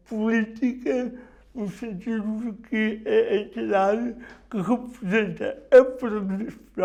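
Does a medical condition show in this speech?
Yes: cerebral palsy.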